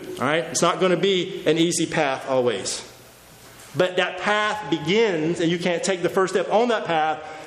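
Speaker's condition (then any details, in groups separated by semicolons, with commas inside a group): No condition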